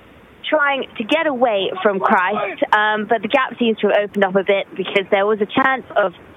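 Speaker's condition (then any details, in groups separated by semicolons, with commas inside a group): No condition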